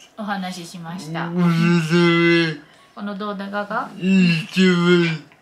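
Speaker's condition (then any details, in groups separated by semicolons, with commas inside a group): Cerebral palsy; severe; severe disability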